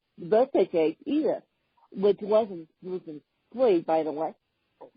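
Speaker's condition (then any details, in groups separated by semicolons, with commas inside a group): Hemiplegic cerebral palsy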